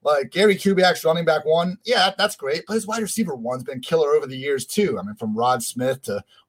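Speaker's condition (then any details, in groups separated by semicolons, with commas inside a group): No condition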